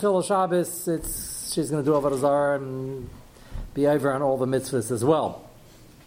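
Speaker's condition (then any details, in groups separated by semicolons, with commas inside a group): No condition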